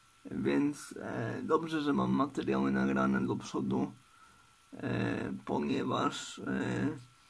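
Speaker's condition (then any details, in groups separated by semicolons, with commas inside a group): Cerebral palsy; uses wheelchair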